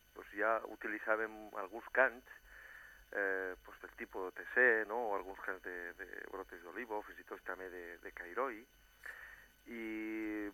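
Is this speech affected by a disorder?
No.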